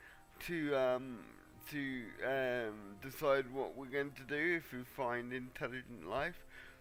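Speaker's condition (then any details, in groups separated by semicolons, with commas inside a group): Cerebral palsy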